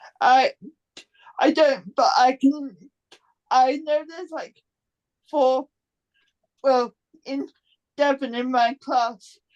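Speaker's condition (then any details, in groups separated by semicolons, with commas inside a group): Cerebral palsy; complex form, present from birth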